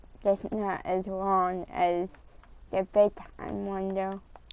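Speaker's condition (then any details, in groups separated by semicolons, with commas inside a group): Cerebral palsy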